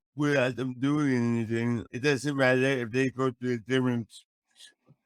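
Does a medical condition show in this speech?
Yes: cerebral palsy; speech affected.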